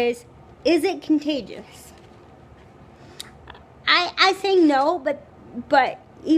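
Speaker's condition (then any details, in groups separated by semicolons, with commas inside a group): Cerebral palsy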